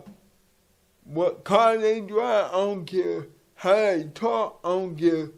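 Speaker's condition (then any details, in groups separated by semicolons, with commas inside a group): Cerebral palsy; from birth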